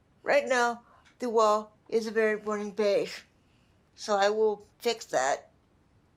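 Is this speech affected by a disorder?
Yes: spastic quadriplegic cerebral palsy.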